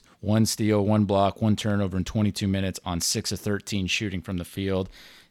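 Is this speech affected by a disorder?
No.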